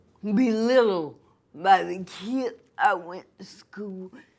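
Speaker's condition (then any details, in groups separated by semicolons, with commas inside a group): Cerebral palsy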